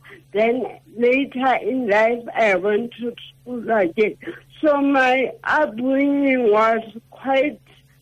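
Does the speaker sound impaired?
Yes: cerebral palsy; present from birth, affects walking and hand use, uses hands in a different way, takes her time; affects speech.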